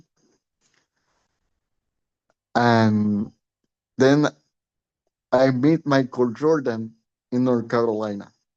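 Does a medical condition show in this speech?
Yes: cerebral palsy; since five months old.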